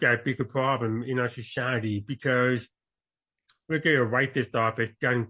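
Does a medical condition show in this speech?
Yes: deafness, congenital; deaf accent, tries to speak as clearly as possible.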